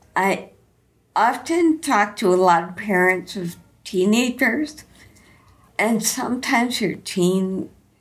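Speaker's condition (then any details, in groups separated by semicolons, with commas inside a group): Friedreich's ataxia; inherited degenerative ataxia, onset around 15 or 16, diagnosed at 19, gene confirmed, balance, coordination problems; 42 years since diagnosis, worsening fatigue, hits a wall by 4 p.m; slurred speech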